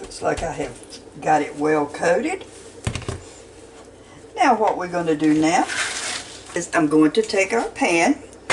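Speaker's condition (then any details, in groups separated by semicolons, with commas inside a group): No condition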